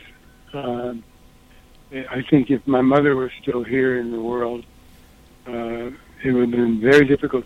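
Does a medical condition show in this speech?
Yes: Parkinson's disease; frozen face first noticed by a doctor, confirmed by Parkinson specialists; exhaustion main symptom, muddy head felt during interview, tiny scrawled handwriting getting tinier; throat getting closed up, losing voice.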